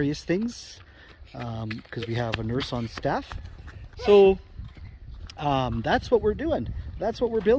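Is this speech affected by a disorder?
No.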